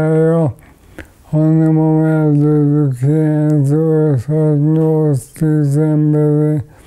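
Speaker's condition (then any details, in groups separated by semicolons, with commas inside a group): ALS; weakened after viral infection, leg discomfort, barely able to lift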